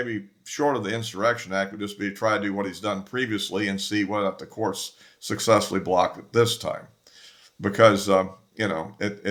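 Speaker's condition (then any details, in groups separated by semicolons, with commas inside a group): No condition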